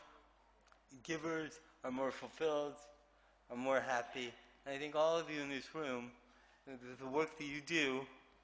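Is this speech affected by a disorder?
Yes: cerebral palsy; affects movement and speech.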